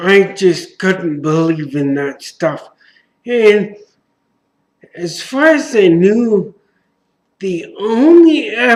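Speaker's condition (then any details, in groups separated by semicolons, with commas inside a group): Traumatic brain injury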